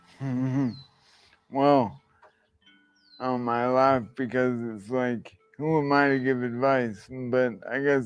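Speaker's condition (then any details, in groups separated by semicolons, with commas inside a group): Traumatic brain injury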